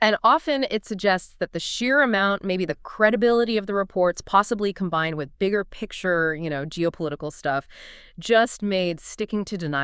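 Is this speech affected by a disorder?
No.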